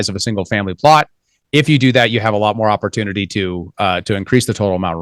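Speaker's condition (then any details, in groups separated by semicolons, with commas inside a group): No condition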